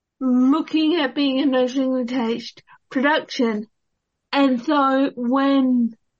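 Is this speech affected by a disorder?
Yes: cerebral palsy; therapies during schooling.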